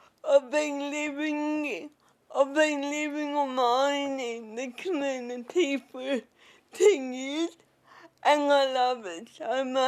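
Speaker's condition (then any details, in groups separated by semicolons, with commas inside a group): Cerebral palsy; needs support workers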